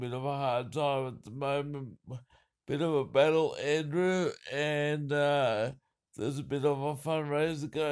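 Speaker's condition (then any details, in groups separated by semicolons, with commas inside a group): Cerebral palsy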